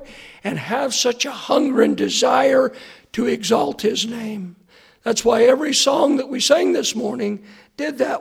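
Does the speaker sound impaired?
Yes: hoarseness after vocal cord surgery; earlier doctor attributed voice problem to aging.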